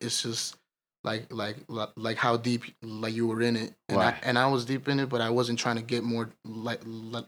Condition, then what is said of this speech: Stuttering. Like I have a speech impediment.